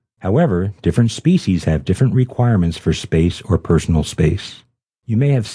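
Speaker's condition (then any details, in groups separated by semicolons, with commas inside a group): No condition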